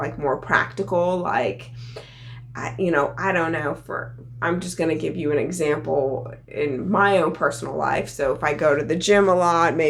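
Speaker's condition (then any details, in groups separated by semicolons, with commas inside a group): No condition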